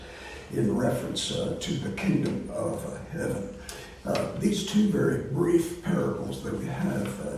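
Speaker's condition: Voice disorder; not contagious

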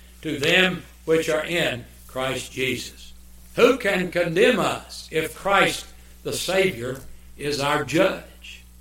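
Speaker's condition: No condition

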